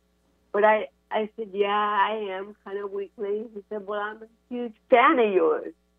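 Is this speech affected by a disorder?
Yes: cerebral palsy; ongoing Botox for chronic pain, constant uncontrollable brain signals against spinal hardware.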